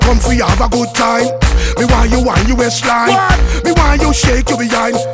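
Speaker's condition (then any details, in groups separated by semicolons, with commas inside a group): No condition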